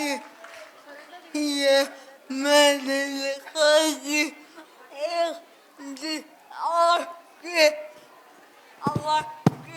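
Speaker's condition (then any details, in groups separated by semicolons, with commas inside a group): Cerebral palsy; speech not clear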